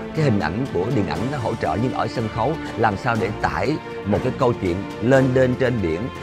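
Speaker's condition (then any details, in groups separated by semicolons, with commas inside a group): No condition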